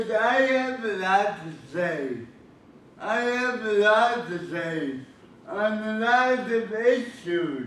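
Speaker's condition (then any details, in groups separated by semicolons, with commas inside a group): Cerebral palsy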